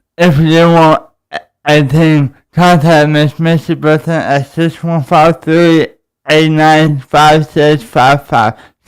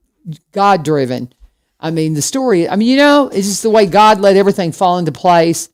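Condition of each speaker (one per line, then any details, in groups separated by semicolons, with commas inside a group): Cerebral palsy; spine surgery
No condition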